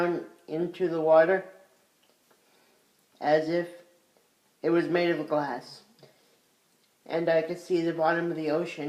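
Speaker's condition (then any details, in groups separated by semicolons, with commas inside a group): Cerebral palsy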